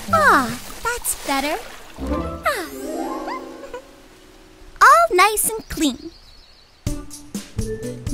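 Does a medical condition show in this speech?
No.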